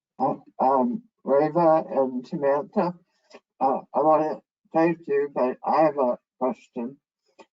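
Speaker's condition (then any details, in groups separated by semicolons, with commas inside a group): Head and neck cancer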